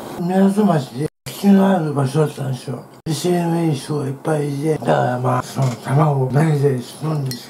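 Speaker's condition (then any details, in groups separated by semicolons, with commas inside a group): Tongue cancer, partial glossectomy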